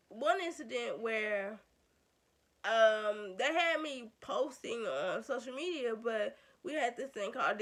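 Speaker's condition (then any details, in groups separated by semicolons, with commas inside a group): Cerebral palsy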